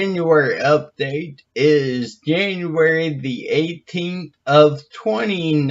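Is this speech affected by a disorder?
Yes: brain injury.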